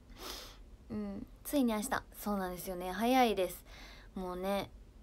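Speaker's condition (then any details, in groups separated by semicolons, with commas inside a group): No condition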